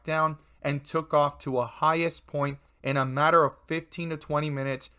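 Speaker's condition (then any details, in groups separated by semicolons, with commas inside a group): No condition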